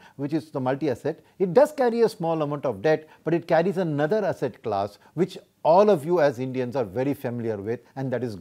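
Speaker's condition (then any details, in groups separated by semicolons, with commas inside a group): No condition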